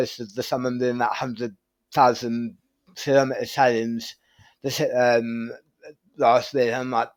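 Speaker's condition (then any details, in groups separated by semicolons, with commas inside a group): Tongue cancer surgery; right-side tongue surgery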